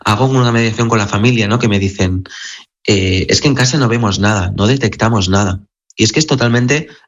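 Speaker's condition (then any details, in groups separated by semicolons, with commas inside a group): No condition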